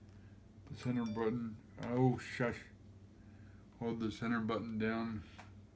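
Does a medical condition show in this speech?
Yes: cerebral palsy; affects gait and walking.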